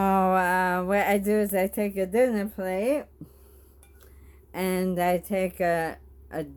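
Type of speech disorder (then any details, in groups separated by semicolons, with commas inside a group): Bulbar dysarthria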